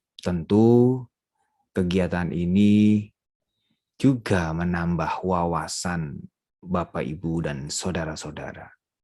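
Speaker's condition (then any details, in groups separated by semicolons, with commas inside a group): No condition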